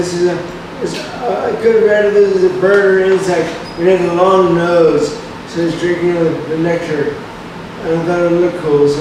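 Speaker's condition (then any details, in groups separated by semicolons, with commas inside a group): Brain injury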